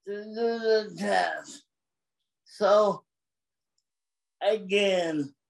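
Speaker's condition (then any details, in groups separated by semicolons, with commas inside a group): Cerebral palsy; cerebral palsy from birth, uses motorized wheelchair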